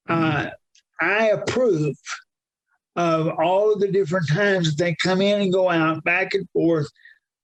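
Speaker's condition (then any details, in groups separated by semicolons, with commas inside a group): Cerebral palsy, severe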